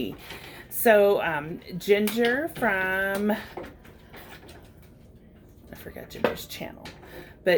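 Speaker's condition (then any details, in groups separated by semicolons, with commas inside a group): No condition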